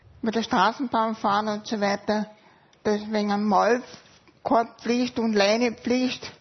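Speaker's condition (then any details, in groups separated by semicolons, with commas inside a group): Severe hearing loss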